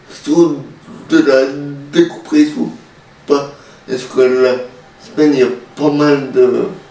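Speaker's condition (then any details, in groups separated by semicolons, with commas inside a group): Cerebral palsy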